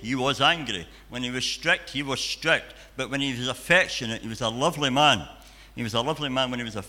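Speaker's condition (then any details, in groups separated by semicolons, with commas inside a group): Cleft palate and cleft lip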